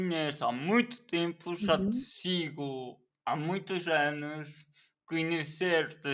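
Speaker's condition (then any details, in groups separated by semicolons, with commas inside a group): Cerebral palsy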